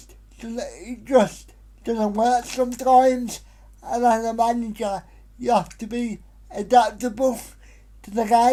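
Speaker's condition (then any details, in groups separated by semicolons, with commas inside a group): Cerebral palsy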